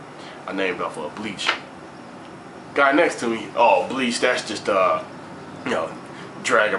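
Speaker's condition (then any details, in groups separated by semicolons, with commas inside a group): No condition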